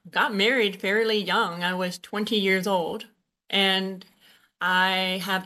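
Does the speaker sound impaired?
Yes: Usher syndrome, born deaf; Usher syndrome type 2, deaf or hard of hearing from birth, hearing aids from age 2, sign language.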